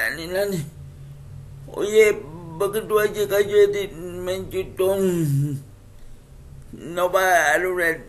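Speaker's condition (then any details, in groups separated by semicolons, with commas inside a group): Cerebral palsy; uses wheelchair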